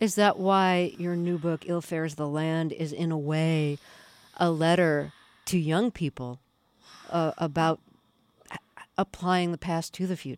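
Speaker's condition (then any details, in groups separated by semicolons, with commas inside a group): No condition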